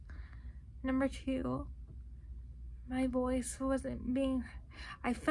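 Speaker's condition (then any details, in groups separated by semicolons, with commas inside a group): Cerebral palsy, spastic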